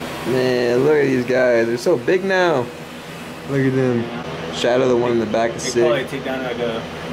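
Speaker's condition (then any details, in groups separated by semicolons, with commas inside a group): No condition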